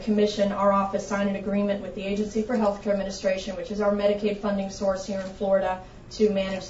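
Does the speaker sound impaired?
No.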